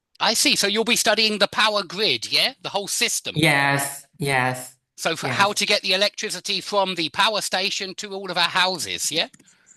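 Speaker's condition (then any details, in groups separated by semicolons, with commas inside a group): No condition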